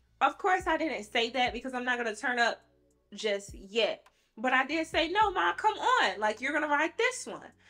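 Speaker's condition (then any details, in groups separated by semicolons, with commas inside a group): No condition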